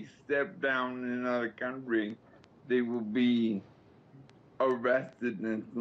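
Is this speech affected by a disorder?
Yes: slurred speech after coma; speech significantly slurred.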